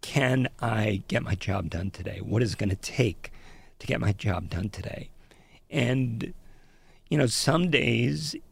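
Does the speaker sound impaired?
Yes: spasmodic dysphonia; abductor form laryngeal dystonia, brainstem interference causing laryngeal muscle spasms, onset past few years, worsened by stress; Botox throat injections into vocal cord muscle from Andrew Blitzer, conservative dosing avoids airway closure; labored delivery, words slurring, lost range and inflection, runs out of breath, sounds near last breath.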